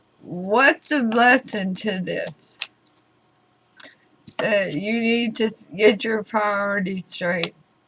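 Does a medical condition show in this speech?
Yes: throat cancer radiation damage.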